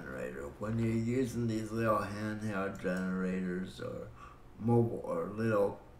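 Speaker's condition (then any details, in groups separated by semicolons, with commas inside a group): Cerebral palsy; breathing fine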